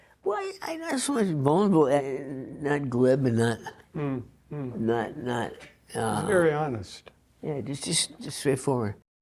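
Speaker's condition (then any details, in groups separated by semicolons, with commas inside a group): Parkinson's disease; onset involuntary pinky movement; quiet speech, listeners lean in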